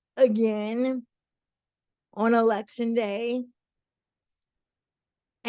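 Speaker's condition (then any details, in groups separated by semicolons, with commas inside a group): Cerebral palsy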